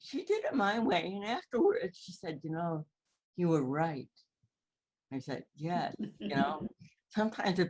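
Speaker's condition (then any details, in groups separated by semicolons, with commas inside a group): Cerebral palsy; present from birth, balance and coordination affected, mobility scooter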